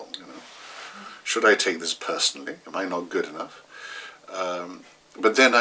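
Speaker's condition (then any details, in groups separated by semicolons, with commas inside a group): No condition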